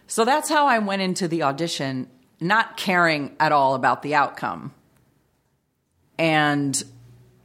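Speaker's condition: No condition

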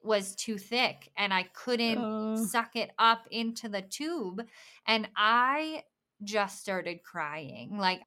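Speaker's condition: Bilateral cleft lip and palate, complete bilateral cleft lip and palate

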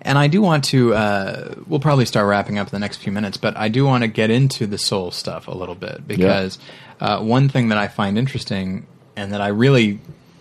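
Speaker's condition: No condition

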